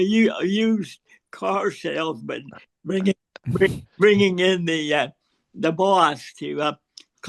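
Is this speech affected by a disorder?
Yes: cerebral palsy; spasticity, leans right, since childhood.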